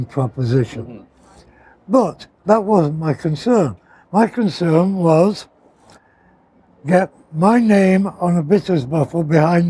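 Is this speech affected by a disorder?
Yes: partial glossectomy for tongue cancer.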